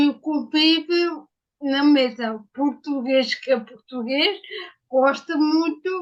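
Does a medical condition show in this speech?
Yes: ataxia; acquired, brain injury.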